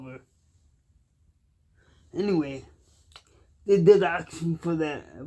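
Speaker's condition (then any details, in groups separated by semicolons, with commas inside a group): Cerebral palsy; cannot walk, uses wheelchair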